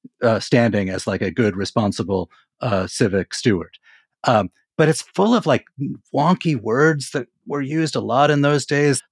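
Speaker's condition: No condition

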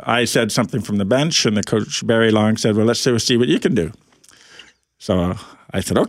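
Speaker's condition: Profound hearing loss; orally deaf, relies on lip reading

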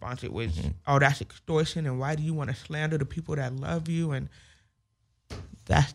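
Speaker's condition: Hearing loss with speech impediment; can hear

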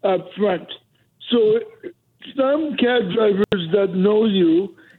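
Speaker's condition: Cerebral palsy; mobility declined since

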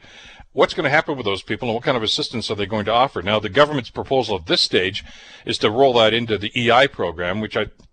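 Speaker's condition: No condition

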